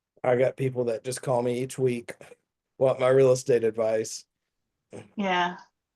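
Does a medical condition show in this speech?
No.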